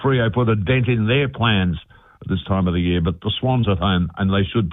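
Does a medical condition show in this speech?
No.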